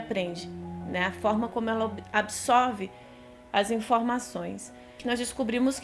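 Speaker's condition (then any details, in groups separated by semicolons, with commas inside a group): No condition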